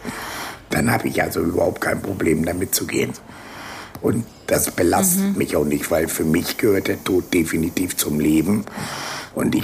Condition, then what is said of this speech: Laryngectomy. Ich spreche aber praktisch mit dem Standard heute, das sogenannte Schandventil oder Volksmund eine Stimmprothese.